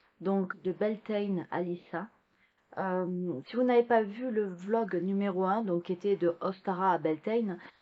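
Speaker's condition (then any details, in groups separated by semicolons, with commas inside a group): No condition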